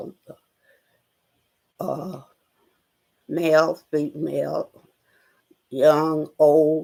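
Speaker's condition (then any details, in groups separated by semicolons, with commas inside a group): Spinal neurosarcoidosis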